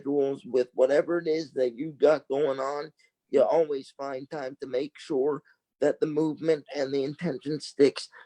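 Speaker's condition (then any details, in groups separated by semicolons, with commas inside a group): Cerebral palsy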